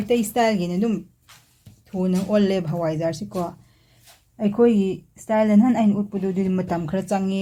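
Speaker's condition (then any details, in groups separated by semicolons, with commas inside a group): No condition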